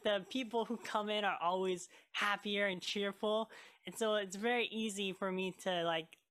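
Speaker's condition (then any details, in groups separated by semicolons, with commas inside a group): Cleft lip and palate; many childhood surgeries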